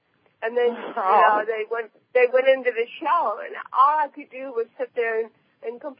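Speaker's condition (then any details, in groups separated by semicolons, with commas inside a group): Cerebral palsy; present from birth, handwriting physically hard and slow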